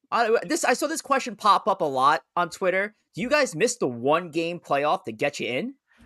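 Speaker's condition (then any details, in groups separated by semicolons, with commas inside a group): No condition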